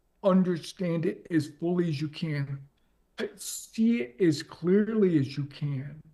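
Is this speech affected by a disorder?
Yes: ALS; progressive, onset leg.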